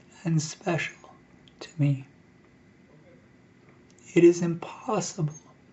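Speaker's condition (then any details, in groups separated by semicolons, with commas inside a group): ALS; struggles to breathe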